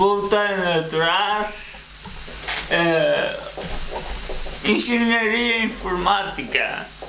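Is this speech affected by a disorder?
Yes: cerebral palsy.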